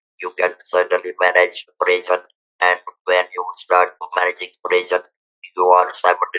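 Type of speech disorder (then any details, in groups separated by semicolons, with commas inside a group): Electrolarynx speech; throat cancer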